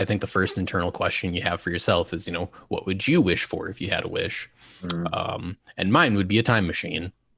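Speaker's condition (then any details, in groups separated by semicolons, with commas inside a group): No condition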